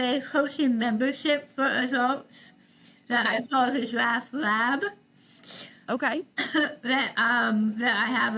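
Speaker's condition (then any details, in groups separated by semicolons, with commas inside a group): Tongue cancer, partial glossectomy, forearm graft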